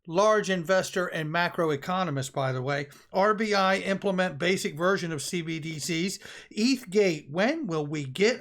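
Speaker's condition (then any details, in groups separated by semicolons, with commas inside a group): No condition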